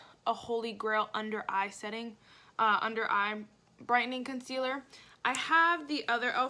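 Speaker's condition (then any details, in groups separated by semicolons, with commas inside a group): No condition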